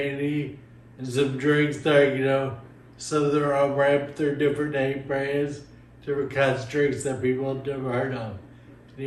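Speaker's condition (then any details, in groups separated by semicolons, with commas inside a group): Friedreich's ataxia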